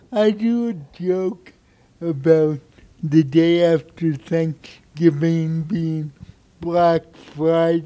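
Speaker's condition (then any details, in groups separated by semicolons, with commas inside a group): Cerebral palsy; no medication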